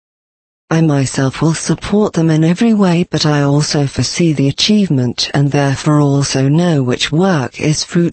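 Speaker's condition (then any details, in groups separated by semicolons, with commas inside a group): No condition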